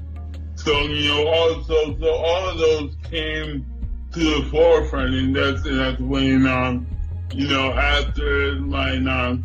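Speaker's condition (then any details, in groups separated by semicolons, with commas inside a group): Cerebral palsy; cerebral palsy from birth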